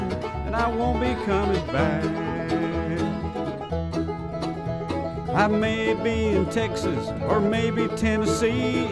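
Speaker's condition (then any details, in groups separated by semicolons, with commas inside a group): No condition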